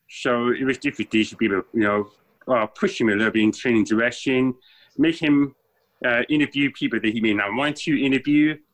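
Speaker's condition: Deafness, born deaf

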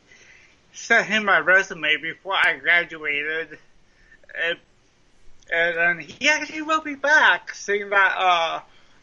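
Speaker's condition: Cerebral palsy, mild; speech impediment, sounds like Wendy's drive-through speaker box, may sound drunk

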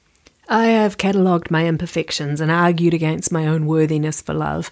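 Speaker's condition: No condition

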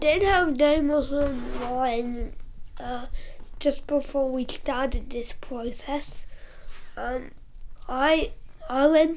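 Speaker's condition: Cerebral palsy; COVID infection day one to two

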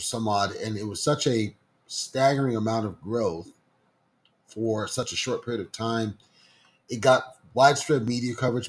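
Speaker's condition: No condition

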